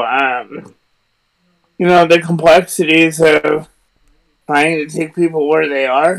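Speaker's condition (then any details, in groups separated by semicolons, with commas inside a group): Cerebral palsy; present since birth; power wheelchair user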